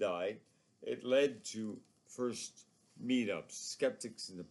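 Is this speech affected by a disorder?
Yes: ALS; progressive, about three years since onset, diagnosed two years ago.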